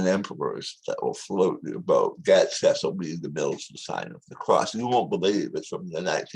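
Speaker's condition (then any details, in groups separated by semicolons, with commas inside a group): Tongue cancer surgery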